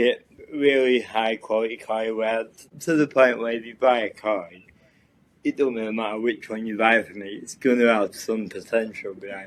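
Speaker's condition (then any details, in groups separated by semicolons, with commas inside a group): Cerebral palsy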